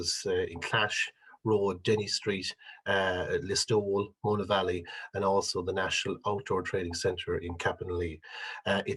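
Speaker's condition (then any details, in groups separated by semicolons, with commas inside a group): No condition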